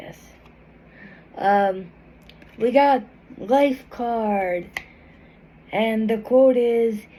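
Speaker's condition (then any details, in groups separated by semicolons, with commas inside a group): Cerebral palsy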